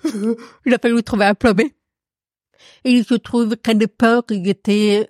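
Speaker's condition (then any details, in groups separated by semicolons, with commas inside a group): Profound congenital deafness; accent from deafness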